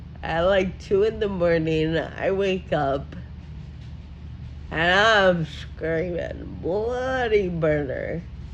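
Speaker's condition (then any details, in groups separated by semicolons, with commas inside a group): Friedreich ataxia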